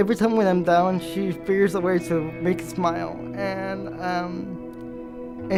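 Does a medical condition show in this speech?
Yes: cerebral palsy; ankles and arms affected; slight slur, speech therapy in childhood.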